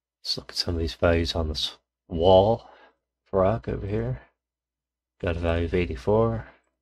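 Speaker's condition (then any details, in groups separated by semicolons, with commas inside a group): No condition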